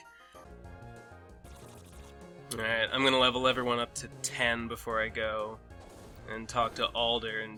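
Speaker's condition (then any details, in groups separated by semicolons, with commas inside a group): No condition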